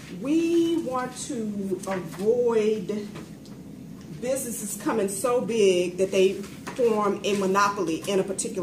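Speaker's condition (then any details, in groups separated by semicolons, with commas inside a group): No condition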